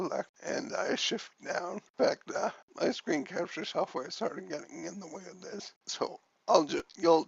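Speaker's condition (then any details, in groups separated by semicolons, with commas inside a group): Cerebellar ataxia from brain tumour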